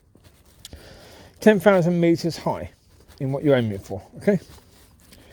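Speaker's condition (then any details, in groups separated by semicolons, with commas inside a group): No condition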